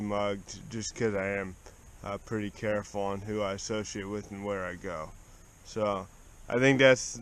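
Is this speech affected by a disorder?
Yes: cerebral palsy.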